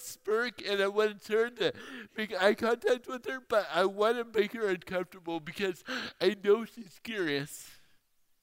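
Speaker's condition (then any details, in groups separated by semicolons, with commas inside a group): Torsional dystonia; sudden onset eighth grade, rare muscle and nerve disease, torso twisting, wheelchair by senior year, colon surgery; changed way of speaking, voice abnormal, hard for strangers to understand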